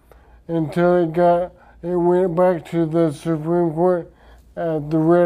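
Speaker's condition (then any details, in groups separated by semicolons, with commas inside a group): Traumatic brain injury; speech affected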